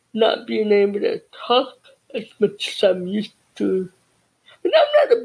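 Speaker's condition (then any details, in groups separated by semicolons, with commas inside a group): Cerebral palsy; childhood speech therapy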